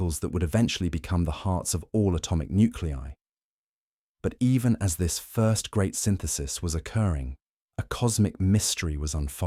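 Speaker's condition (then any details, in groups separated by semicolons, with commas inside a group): No condition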